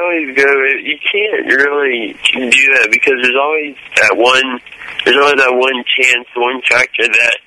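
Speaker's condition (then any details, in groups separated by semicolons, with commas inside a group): Cerebral palsy; symptoms much milder than the character's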